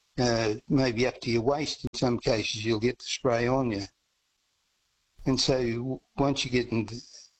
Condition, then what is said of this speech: Parkinson's disease. I'm sorry, I could just slipped the word.